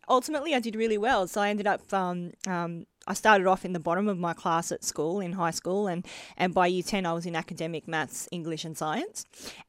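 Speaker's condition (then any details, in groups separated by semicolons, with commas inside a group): Bilateral cleft lip and palate; adult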